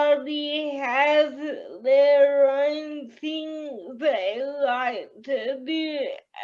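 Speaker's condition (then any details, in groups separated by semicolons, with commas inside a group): Cerebral palsy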